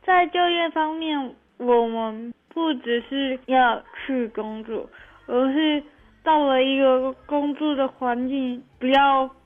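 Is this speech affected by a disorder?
Yes: cerebral palsy.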